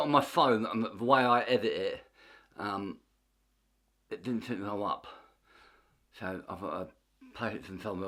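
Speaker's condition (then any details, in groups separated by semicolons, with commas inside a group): Tongue cancer; half tongue removed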